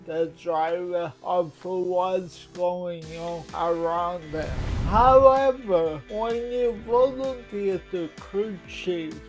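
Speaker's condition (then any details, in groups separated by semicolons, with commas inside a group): Cerebral palsy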